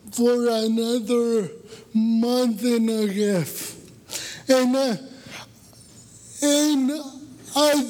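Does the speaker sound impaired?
Yes: cerebral palsy; voice affected, voice described as a curse.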